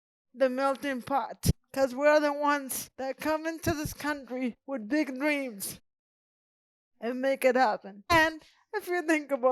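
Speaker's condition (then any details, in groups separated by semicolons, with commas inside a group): Cerebral palsy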